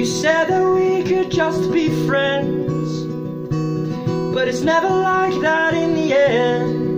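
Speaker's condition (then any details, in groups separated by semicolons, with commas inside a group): No condition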